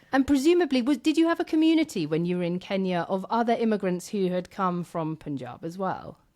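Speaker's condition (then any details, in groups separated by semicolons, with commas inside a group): No condition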